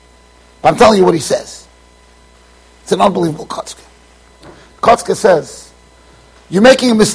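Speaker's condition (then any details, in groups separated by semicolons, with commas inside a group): No condition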